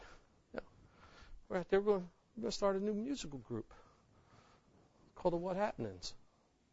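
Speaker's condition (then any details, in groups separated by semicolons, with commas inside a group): No condition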